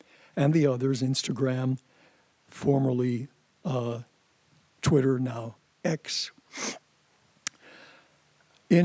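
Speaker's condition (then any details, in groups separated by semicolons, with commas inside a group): No condition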